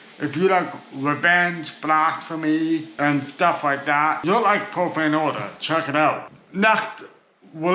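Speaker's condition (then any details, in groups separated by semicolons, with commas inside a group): Cerebral palsy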